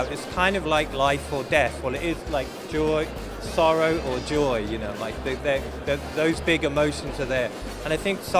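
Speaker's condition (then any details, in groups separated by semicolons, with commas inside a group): No condition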